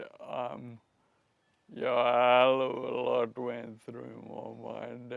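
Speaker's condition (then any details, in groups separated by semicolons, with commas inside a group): Friedreich's ataxia; spasticity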